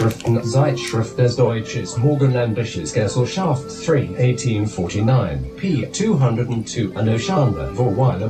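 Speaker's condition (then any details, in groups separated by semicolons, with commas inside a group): No condition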